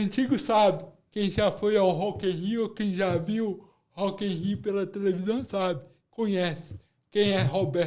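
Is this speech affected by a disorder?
Yes: cerebral palsy.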